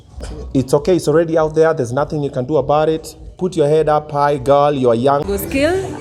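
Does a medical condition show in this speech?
No.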